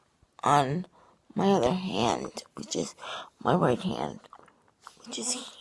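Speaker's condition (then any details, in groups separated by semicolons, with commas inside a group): Cerebral palsy, triplegia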